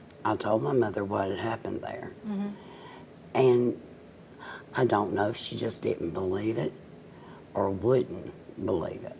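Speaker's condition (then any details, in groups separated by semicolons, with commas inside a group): Cerebral palsy, mild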